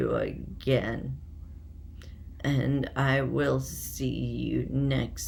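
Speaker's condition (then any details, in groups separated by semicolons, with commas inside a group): Essential tremor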